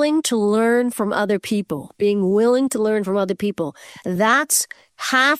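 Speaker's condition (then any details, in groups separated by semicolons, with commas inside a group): No condition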